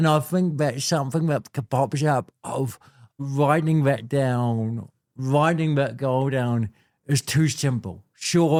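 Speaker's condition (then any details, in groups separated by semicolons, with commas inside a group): Cerebral palsy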